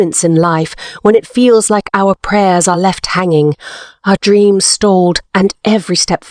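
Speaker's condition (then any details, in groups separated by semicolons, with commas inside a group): No condition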